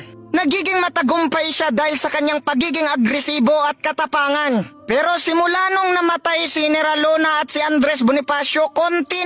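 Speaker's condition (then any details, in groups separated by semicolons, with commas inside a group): No condition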